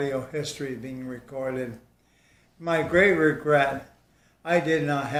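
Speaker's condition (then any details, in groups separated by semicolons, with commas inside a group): ALS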